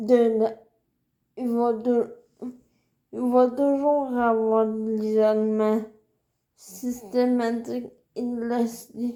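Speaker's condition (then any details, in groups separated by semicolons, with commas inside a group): Cerebral palsy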